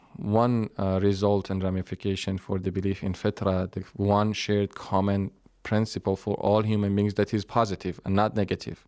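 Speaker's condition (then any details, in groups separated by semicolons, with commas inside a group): No condition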